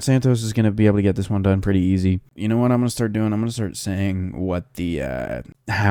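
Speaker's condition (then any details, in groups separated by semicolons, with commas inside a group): No condition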